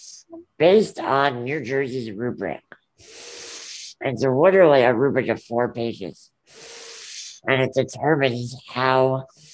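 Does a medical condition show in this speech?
Yes: Ullrich congenital muscular dystrophy; very rare form of muscular dystrophy, no treatment expected in lifetime.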